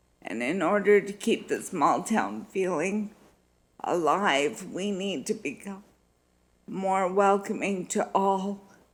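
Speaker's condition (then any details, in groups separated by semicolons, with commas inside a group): Multiple sclerosis; needs time to get voice up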